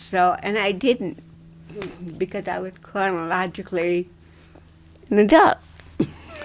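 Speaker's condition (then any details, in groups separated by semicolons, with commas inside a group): Cerebral palsy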